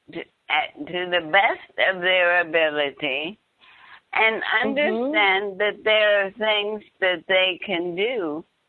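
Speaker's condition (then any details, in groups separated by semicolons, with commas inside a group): ALS, bulbar palsy; voice affected, husband Larry fills in details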